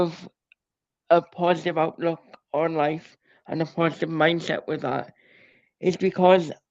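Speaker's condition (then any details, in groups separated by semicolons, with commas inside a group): Cerebral palsy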